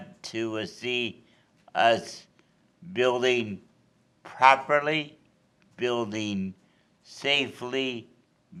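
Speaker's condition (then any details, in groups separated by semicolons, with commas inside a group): Cerebral palsy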